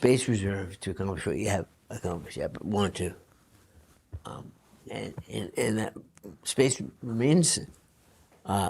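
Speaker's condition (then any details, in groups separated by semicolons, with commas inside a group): Parkinson's disease; quiet speech, listeners lean in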